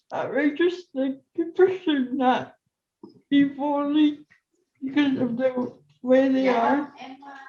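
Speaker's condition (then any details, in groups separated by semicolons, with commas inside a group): Cerebral palsy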